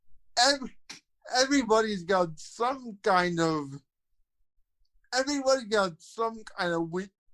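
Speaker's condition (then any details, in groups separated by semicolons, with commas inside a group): Cerebral palsy, spastic quadriplegia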